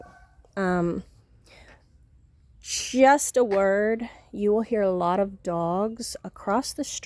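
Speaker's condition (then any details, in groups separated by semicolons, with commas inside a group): No condition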